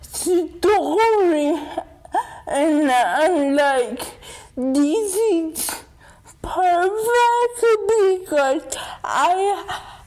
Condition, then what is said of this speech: Dystonia. Sometimes it's just as simple as taking a breath, right? Yeah. To be able to calm before you are able to speak.